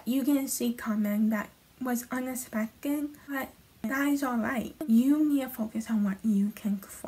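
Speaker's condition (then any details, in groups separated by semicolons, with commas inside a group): Hemiplegic cerebral palsy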